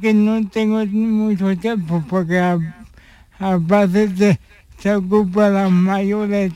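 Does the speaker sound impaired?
Yes: cerebral palsy; since birth, needs extra support for daily living activities; attends Aspace Sevilla day centre for stimulation, needs adapted bus to reach centre.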